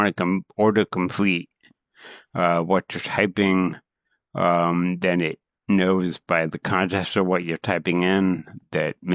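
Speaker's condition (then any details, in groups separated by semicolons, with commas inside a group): Cerebral palsy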